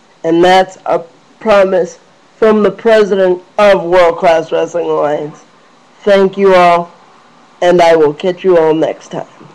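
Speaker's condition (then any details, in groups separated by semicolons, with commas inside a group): Cerebral palsy; wheelchair bound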